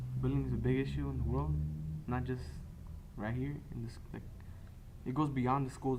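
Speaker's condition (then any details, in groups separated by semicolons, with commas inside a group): No condition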